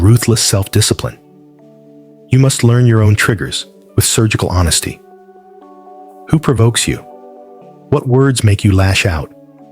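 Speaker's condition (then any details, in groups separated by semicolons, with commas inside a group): No condition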